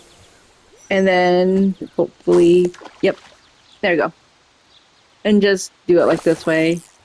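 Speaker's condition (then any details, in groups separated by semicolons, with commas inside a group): No condition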